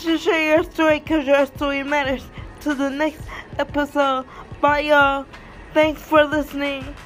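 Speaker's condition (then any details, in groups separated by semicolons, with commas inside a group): Cerebral palsy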